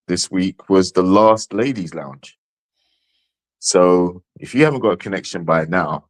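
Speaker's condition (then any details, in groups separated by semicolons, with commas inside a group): No condition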